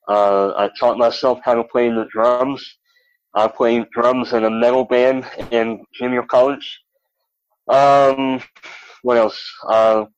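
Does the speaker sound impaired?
Yes: cleft lip and palate; double amputee.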